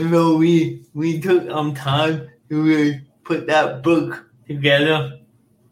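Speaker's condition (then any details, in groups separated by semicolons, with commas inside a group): Cerebral palsy; affects motor skills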